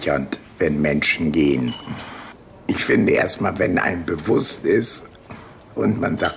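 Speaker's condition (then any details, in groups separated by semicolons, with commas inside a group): Laryngectomy after laryngeal cancer; total laryngectomy for laryngeal cancer, shunt valve voice prosthesis in tracheoesophageal fistula; presses tracheostoma shut, air redirected to pharynx, pharyngeal segment vibrates like vocal folds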